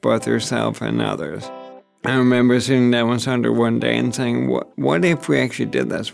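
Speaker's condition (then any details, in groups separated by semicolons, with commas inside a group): ALS; onset age 36, first symptom weak left hand cramping with pen, shaking hands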